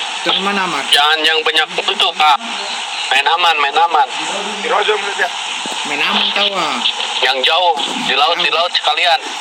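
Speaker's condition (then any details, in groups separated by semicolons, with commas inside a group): No condition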